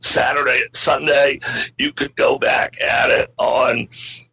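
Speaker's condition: Spasmodic dysphonia; spoke little to protect it

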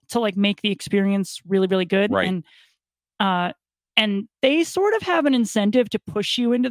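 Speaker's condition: No condition

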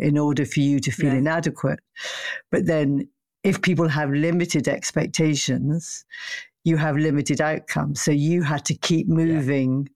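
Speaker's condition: No condition

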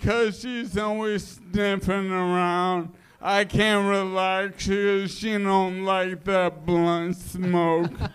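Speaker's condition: Lou Gehrig's disease, speech-generating device; onset a few years ago; a few years since onset

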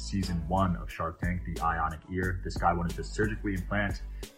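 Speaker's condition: No condition

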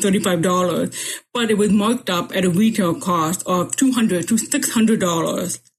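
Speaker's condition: Profound deafness; 98% hearing loss, grew up wearing hearing aids, cochlear implant candidate, communicates by lip reading; closed captioning on screen during this virtual talk, uses a hearing aid model that helps

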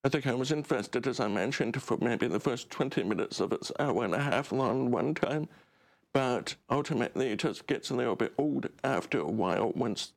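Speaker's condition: Deaf; relies on subtitles

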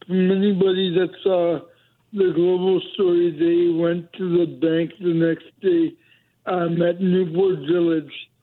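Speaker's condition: Cerebral palsy; able to walk and run until a couple of years ago, mobility declined since; speech impediment, voice more heightened when tense or nervous, may be heard as aggressive

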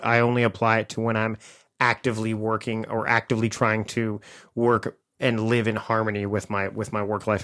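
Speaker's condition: No condition

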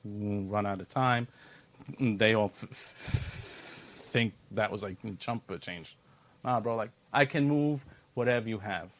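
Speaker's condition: Stutter; childhood onset stutter and speech impediment, mentored by stuttering police Officer Officer John; a 20-minute conversation took an hour; prolonged sounds

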